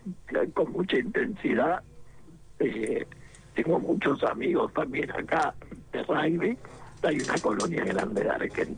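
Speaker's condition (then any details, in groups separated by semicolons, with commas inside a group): Laryngectomy, esophageal speech; cancer reported all well after surgery and treatment, some bad days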